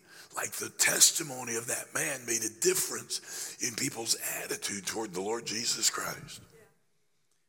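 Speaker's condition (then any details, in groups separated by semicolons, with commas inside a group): Laryngeal cancer after radiation; growth on voice box, treated with radiation and chemotherapy, voice box not removed; a little over a year since discovery, voice much better but not fully recovered; started preaching in a whisper, voice gaining strength, still affected, apologizes for listener discomfort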